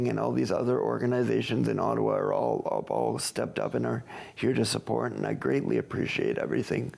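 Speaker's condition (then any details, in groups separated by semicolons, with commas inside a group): Cerebral palsy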